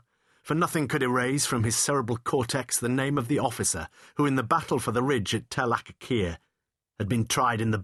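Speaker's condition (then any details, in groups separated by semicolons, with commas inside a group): No condition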